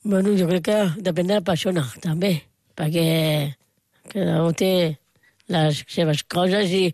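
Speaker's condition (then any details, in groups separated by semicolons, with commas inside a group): Down syndrome; intellectual disability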